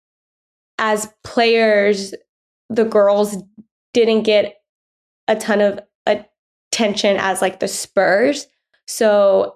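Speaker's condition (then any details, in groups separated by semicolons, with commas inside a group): Stuttering; present since at least college; stutter could be edited out of on-air recordings, early doubts about speaking roles; repeated sounds, blocks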